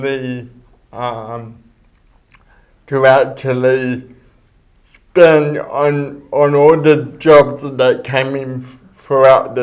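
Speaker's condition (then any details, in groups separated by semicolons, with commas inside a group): Cerebral palsy; speech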